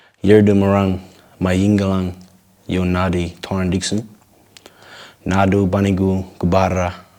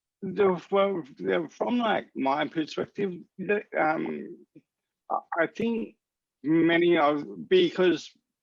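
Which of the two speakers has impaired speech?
The second: cerebral palsy.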